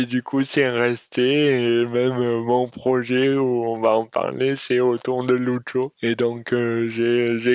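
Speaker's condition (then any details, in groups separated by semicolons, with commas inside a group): Dystonia; speech disorder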